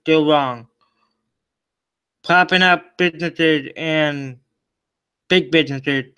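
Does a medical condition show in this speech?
Yes: cerebral palsy.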